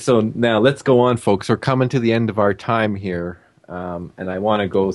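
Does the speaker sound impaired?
No.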